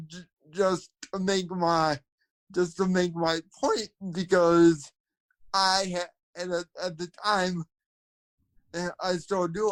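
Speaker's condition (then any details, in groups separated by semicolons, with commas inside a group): Cerebral palsy, spastic quadriplegia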